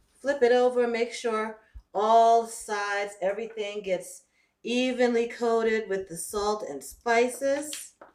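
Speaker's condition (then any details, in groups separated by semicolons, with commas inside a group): No condition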